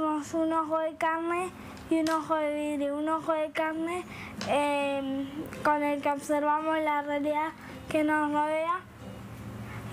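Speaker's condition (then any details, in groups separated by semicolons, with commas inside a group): Cerebral palsy; motor disorder, all four limbs, from birth, premature; 14 years old, not independent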